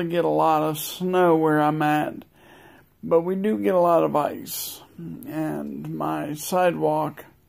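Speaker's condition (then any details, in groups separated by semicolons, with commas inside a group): Multiple sclerosis; likely primary progressive, previously relapsing remitting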